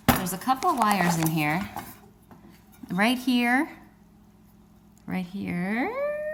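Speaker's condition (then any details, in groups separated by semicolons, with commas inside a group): No condition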